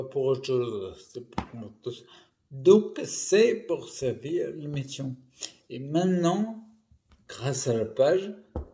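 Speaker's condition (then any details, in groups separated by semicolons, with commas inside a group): Primary progressive multiple sclerosis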